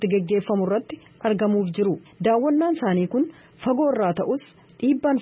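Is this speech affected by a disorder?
No.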